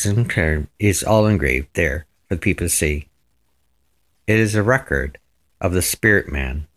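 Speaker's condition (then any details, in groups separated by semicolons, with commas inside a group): No condition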